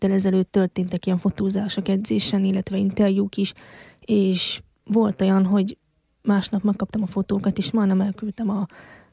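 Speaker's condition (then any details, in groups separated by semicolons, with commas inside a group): Hearing loss since infancy; congenital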